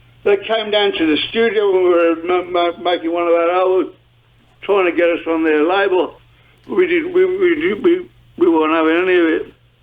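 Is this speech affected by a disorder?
Yes: Parkinson's disease, mild.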